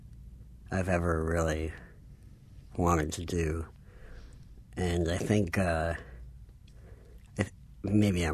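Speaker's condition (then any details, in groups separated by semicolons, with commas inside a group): Cleft palate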